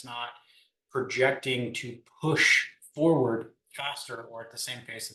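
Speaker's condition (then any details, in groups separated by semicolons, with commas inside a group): No condition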